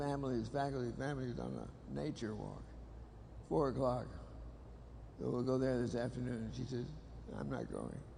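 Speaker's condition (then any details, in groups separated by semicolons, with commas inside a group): Parkinson's disease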